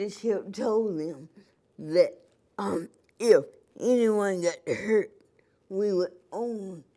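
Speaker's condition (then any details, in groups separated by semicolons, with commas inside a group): Cerebral palsy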